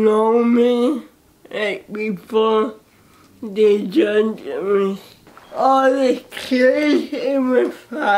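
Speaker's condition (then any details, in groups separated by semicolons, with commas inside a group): Cerebral palsy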